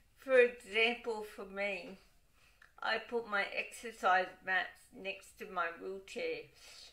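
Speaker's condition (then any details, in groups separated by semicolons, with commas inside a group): Cerebral palsy, dystonic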